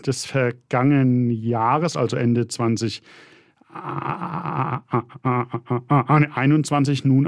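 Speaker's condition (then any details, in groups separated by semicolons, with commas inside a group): Stuttering, severe; fairly strong stuttering symptoms by own account; audible blocks and repetitions during recording; sudden blocks, word and part-word repetitions, phrase repetitions, filler sounds; blocks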